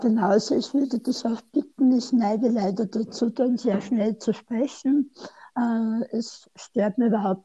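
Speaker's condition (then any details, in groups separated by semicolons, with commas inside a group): Speech impairment after tongue cancer, mild; slightly limited, tends to speak fast, sometimes unclear, Austrian dialect, hard to understand without seeing face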